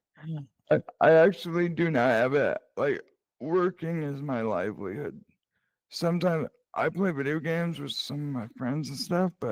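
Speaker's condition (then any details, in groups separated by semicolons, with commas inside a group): Cerebral palsy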